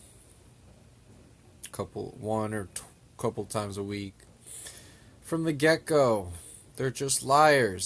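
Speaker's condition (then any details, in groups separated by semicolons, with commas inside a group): No condition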